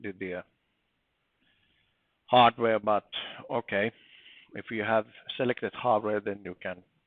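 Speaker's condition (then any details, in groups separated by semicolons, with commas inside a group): No condition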